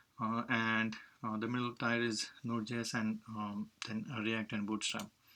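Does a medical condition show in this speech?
No.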